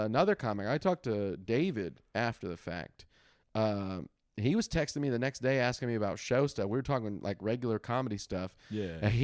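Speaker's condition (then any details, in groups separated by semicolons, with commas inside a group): No condition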